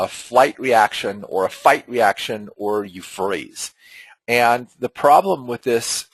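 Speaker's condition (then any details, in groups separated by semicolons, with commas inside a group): No condition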